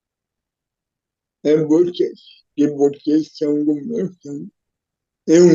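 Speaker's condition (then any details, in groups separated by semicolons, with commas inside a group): Cerebral palsy; physical disability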